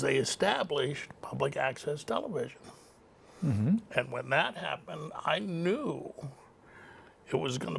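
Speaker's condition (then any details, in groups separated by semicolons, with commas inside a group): Cerebral palsy; lifelong, classic cerebral palsy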